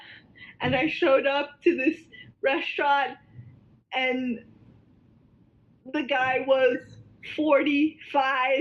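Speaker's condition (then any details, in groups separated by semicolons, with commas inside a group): Cerebral palsy, spastic quadriplegia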